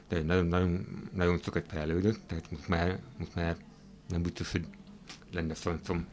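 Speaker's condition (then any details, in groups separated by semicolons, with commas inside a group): Hearing impairment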